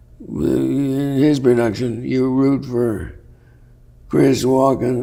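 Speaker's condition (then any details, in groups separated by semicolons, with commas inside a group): Parkinson's; worsening, often debilitating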